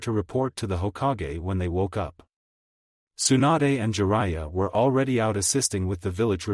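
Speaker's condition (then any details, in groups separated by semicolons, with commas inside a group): No condition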